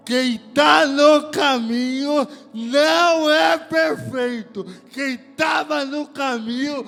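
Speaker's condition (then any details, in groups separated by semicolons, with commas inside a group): Cerebral palsy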